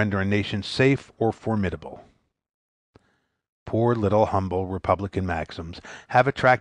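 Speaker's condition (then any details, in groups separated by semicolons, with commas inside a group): No condition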